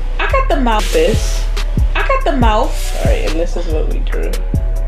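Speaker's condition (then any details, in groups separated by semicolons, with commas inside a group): No condition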